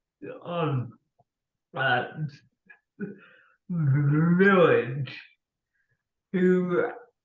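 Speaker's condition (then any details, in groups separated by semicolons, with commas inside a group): Cerebral palsy; since childhood; speech impediment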